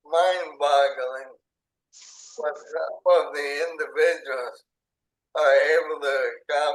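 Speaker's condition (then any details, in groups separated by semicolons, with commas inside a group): ALS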